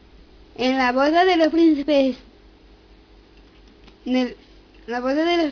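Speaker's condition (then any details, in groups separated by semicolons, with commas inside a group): Down syndrome; member of Fundación Síndrome de Down de Madrid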